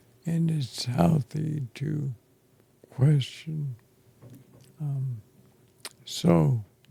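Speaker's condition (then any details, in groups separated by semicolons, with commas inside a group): ALS; affects chest and throat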